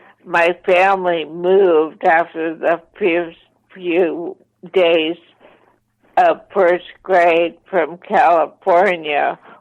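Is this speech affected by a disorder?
Yes: ALS, mild; voice slightly impaired.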